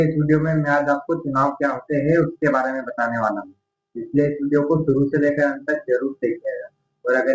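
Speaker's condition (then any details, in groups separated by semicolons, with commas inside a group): No condition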